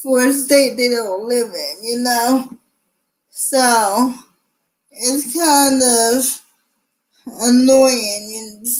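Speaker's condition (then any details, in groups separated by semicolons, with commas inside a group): Cerebral palsy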